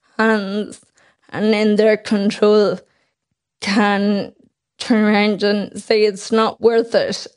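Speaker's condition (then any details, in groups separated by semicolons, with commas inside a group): Friedreich's ataxia; diagnosed age 12 by professor King, Temple Street, progressive, aggressive scoliosis, three spinal surgeries; speech expected to disappear within years, synthetic voice, thickened liquids, possible ventilator expected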